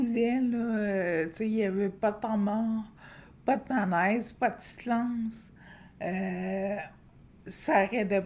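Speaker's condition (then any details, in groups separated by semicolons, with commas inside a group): Friedreich's ataxia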